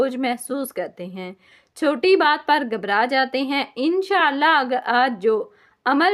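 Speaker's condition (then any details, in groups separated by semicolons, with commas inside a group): No condition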